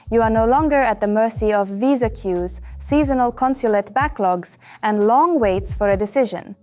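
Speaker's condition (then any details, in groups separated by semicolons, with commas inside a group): No condition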